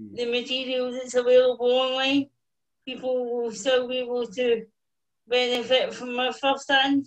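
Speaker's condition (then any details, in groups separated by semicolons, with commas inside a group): Cerebral palsy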